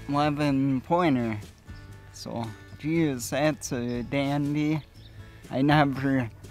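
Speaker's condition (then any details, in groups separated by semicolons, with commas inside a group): Cerebral spinal ataxia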